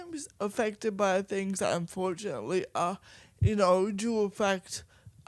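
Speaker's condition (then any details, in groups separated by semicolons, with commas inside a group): Cerebral palsy, mild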